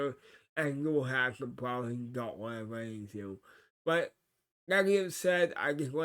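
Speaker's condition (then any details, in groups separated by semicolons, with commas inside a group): Cerebral palsy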